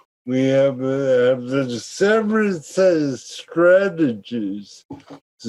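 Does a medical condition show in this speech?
Yes: cerebral palsy.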